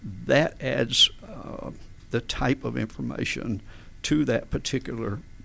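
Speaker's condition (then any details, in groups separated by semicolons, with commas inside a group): Spasmodic dysphonia; no known cause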